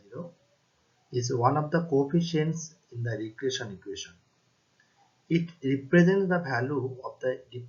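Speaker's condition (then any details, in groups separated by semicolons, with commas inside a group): No condition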